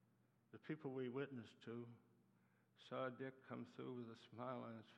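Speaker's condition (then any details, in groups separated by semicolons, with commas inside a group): Parkinson's disease; Parkinson's with acute demyelinating neuropathy, Parkinson's attacks muscles, neuropathy attacks nerves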